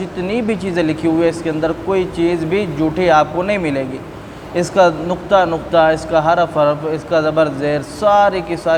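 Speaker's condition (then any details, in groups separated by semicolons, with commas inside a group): No condition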